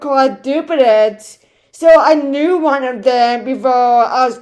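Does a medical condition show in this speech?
Yes: cerebral palsy, right side; speech disability, predicted never to talk, first word around one year, speech therapy since age one.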